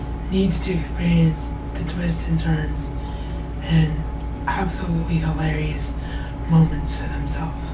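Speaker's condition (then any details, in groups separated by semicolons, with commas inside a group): Cerebral palsy; wheelchair bound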